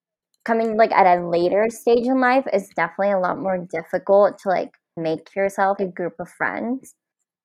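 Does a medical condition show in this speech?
Yes: cleft palate; congenital, many facial surgeries, visible differences of mouth, nose and teeth since childhood.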